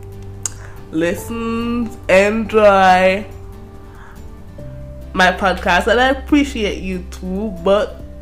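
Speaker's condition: Cerebral palsy

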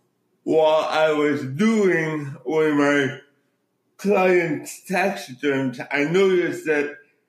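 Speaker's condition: Cerebral palsy

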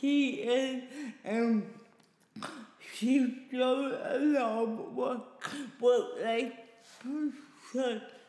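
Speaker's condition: Cerebral palsy; lost speech six days in Tasmania

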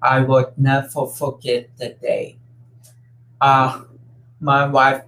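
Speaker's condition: Cerebral palsy; affects speech and coordination

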